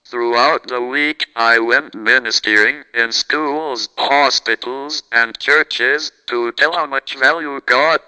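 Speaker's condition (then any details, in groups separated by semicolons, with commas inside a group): Cerebral palsy, speech-generating device; present from birth, never walked, had caregiver who helped with walking attempts; never knew what it was like to talk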